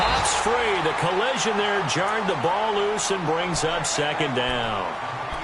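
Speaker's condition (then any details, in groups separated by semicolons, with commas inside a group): No condition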